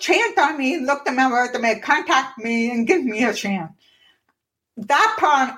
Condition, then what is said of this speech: Deafness. I have an accent. I know a deaf accent, but she doesn't have one because she apparently did hardcore more speech therapy than I did.